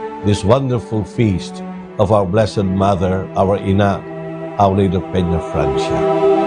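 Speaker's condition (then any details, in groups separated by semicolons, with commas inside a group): No condition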